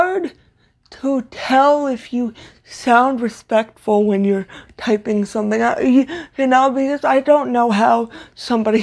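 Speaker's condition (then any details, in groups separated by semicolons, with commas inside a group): Cerebral palsy, severe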